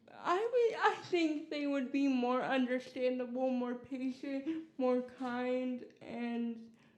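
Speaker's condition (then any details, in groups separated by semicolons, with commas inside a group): Cerebral palsy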